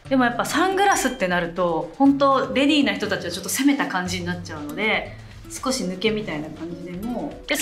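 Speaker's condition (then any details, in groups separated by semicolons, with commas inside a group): No condition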